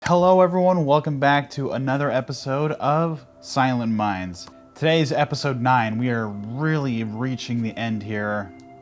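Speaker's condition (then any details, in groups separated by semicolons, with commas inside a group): No condition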